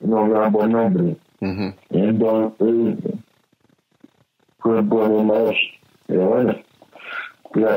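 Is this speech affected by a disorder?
Yes: cerebral palsy; great difficulty speaking, noticeable speech difficulty.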